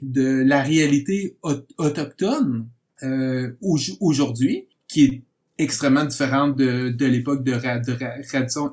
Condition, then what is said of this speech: Stuttering. Dans l'acceptation puis la normalisation du bégaiement, ça fait en sorte que plus je l'accepte, plus je normalise le bégaiement, plus je comprends son fonctionnement, moins je, bégaye aussi parce que j'arrive à le maîtriser plus.